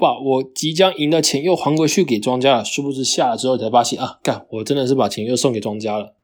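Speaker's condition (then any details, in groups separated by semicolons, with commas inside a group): No condition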